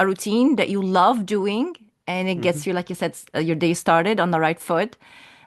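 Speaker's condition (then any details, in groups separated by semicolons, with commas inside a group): No condition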